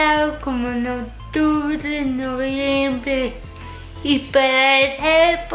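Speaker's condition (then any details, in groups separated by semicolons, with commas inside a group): Cerebral palsy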